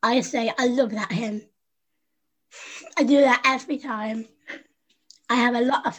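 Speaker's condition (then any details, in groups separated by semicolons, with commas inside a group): Down syndrome; adult woman, 25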